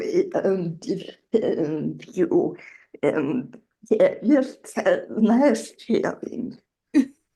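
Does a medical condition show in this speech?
Yes: generalized dystonia.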